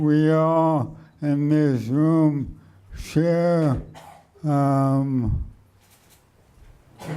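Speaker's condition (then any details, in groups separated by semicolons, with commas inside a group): ALS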